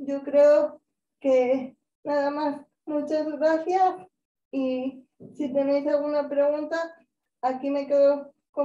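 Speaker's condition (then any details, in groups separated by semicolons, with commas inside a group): Cerebral palsy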